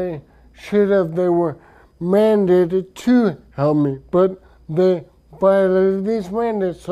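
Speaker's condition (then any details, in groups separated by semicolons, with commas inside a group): Traumatic brain injury; speech affected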